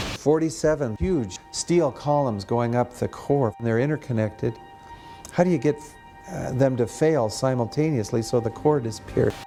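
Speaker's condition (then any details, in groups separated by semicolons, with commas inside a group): No condition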